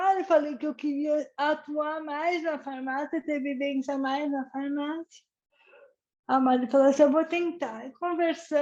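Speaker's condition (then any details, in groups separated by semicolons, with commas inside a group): Cerebral palsy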